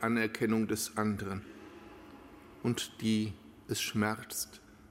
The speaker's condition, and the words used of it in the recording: None; typical speech.